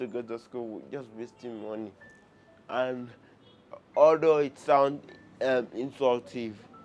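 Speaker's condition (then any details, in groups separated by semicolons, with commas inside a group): Cerebral palsy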